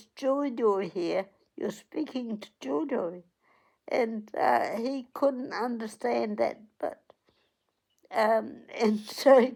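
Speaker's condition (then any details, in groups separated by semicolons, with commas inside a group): Cerebral palsy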